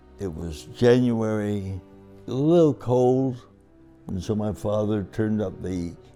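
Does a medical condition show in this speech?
Yes: cerebral palsy; from birth; able to hike.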